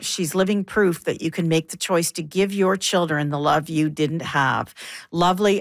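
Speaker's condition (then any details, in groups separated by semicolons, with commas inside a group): No condition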